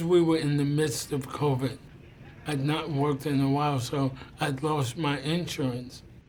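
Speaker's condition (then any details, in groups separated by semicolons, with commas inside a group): ALS; slurred speech early sign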